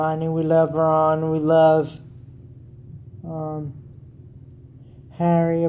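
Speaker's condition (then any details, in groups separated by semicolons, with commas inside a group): Cerebral palsy; wheelchair user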